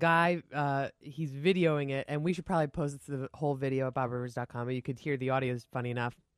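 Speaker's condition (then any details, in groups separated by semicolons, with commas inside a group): No condition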